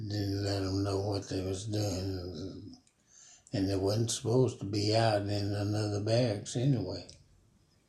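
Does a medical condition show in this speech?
Yes: Parkinson's; about 5 years since onset.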